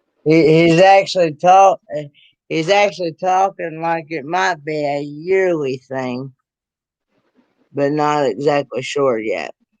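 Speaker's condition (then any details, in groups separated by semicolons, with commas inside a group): Cerebral palsy; present since birth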